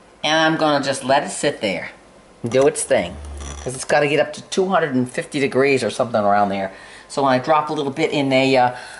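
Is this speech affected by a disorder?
No.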